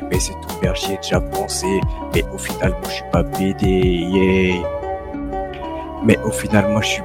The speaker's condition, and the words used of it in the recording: No condition.